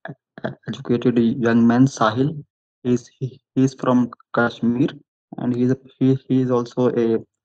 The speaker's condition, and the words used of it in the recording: Stuttering. I'm a person with stammering and I'm gonna stammer, and like it's just being honest to myself and to my listeners that you have to bear